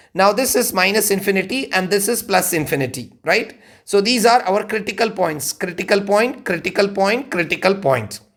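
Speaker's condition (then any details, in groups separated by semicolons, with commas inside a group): No condition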